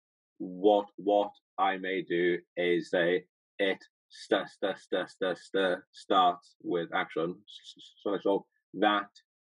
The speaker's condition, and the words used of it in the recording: Stuttering. So, granted, I've gotten a lot better with how I speak, and how I actually get all of my sentences out without actually stuttering.